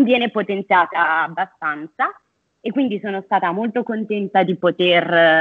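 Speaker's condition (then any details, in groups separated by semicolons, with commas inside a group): No condition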